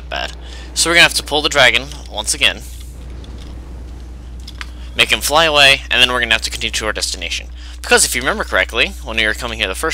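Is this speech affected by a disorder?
No.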